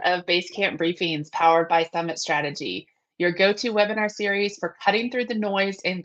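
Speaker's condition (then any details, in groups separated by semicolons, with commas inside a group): No condition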